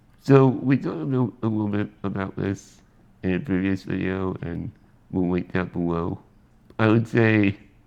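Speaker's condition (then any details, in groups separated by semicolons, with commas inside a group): Spinal muscular atrophy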